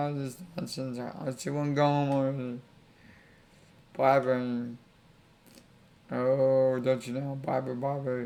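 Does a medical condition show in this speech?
Yes: cerebral palsy; affects legs.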